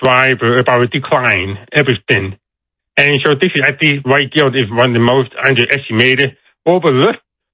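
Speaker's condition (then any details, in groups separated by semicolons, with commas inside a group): Deafness; deaf accent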